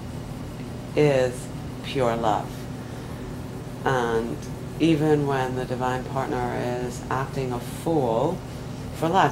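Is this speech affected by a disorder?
No.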